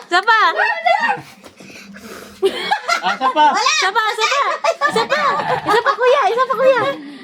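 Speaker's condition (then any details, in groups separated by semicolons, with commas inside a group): No condition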